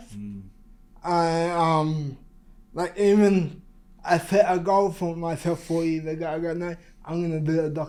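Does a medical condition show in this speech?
Yes: cerebral palsy.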